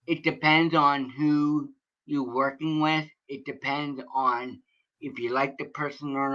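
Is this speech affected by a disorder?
Yes: cerebral palsy.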